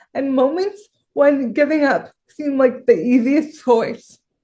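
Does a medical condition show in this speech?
Yes: cerebral palsy; severe, wheelchair.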